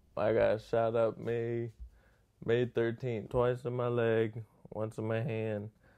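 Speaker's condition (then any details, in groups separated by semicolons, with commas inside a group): Lou Gehrig's disease; affects brain and spinal cord nerve cells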